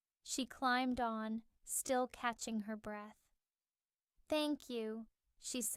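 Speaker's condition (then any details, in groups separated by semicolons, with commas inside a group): No condition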